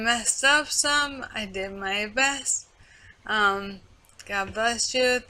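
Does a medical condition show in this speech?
Yes: multiple sclerosis; speech affected.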